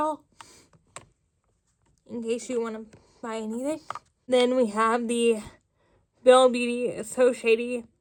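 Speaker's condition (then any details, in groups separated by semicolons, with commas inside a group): Cerebral palsy, spastic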